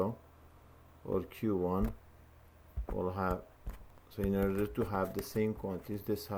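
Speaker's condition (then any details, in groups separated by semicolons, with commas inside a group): No condition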